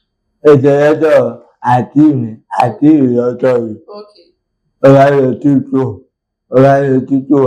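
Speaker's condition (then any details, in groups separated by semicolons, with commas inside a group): Cerebral palsy; from birth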